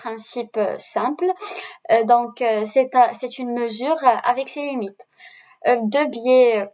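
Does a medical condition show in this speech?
No.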